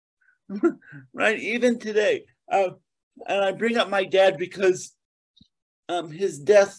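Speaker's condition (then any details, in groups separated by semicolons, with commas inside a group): Cerebral palsy; present from birth, diagnosed at about six months, stiff as infant, mainly lower limbs affected; very spastic presentation, moves deliberately, has to think about motions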